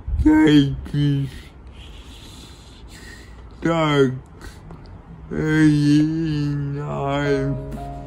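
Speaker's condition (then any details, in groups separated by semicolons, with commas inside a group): Cerebral palsy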